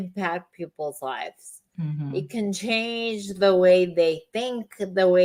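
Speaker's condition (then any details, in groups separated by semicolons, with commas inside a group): Chronic lyme disease; voice and speech unclear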